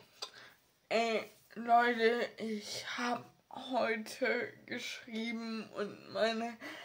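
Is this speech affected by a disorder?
Yes: ataxia; ataxia affecting hands and fingers.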